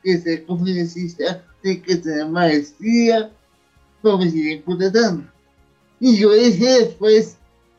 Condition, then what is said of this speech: Cerebral palsy. Si me dio dificultad Ese el habla y siendo conferencista, eso como que no, como que un futbolista sin pierna, como que no tiene muy que sin embargo, bien.